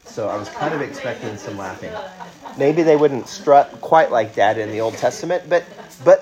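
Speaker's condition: No condition

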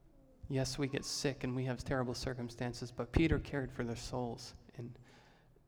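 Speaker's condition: No condition

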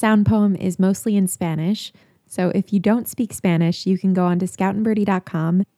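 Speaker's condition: No condition

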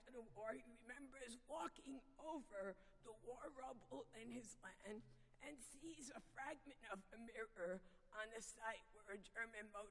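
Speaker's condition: Vocal dysphonia; not painful

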